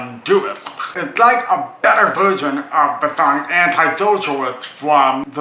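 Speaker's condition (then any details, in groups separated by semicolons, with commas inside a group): Cerebral palsy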